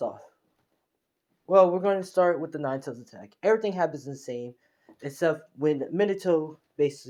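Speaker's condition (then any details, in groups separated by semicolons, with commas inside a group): No condition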